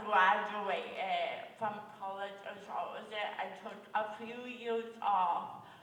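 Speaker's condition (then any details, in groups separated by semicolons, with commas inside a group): Cerebral palsy; hard to be understood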